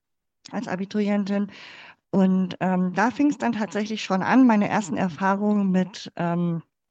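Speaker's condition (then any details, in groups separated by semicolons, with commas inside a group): Cleft palate; congenital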